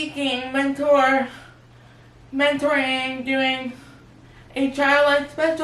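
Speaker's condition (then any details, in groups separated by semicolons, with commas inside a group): Cerebral palsy; wheelchair user; physical therapy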